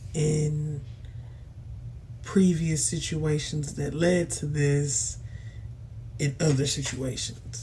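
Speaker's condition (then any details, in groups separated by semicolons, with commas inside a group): No condition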